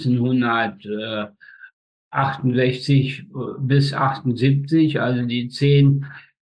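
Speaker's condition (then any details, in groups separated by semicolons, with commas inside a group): Spastic tetraparesis; all four limbs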